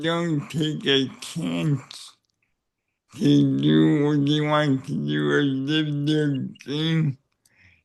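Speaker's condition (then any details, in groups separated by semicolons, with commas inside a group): Cerebral palsy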